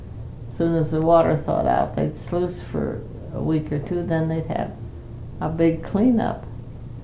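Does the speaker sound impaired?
Yes: Parkinson's; Parkinson's for 5 years.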